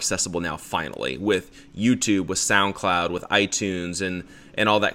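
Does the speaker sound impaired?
No.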